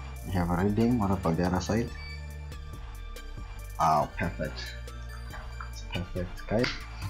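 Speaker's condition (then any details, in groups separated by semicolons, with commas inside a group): No condition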